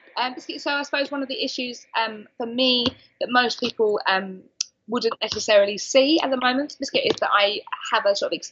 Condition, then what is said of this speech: Tourette syndrome. Those can include vocal tics, hedgehog, like for me, and hedgehog, cats, and just